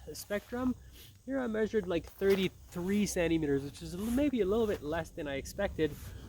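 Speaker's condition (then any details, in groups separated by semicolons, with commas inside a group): No condition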